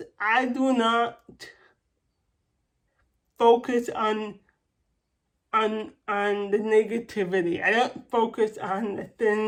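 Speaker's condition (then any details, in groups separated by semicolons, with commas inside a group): Cerebral palsy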